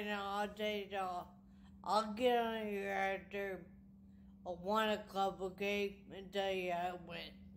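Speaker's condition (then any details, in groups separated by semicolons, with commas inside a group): Traumatic brain injury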